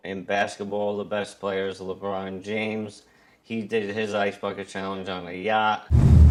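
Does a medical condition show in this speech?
Yes: ALS.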